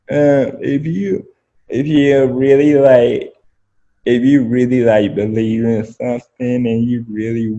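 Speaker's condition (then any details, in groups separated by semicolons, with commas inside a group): Spastic quadriplegic cerebral palsy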